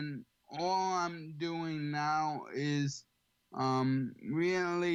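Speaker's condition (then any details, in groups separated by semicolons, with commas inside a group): ALS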